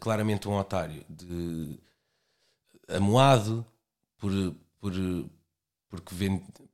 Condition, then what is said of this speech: Stuttering. De loucos, são algumas historietas que se passaram no Rock in Rio e eu a gaguejar como de costume.